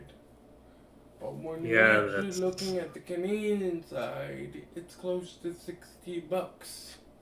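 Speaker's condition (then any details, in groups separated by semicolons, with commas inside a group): Cerebral palsy; limbs affected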